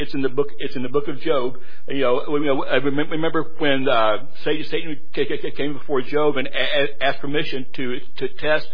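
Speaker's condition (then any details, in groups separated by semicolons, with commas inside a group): Stuttering; stuttering amount varies, heavy stuttering greatly lengthens speaking time; repeated sounds, repeated words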